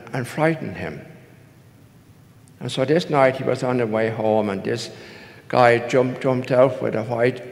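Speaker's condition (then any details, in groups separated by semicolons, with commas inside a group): No condition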